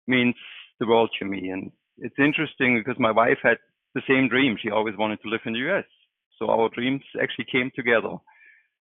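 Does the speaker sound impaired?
No.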